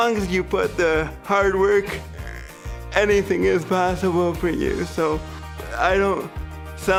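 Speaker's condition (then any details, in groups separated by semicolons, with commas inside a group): Cerebral palsy; present from birth, affects balance, walking, head control; cannot walk unaided, uses walker, occupational therapy; must think about breathing while walking, speaks independently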